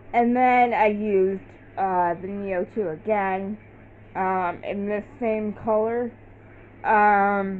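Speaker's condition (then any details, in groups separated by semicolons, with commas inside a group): Cerebral palsy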